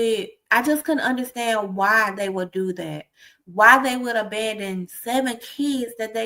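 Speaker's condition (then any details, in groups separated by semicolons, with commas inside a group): No condition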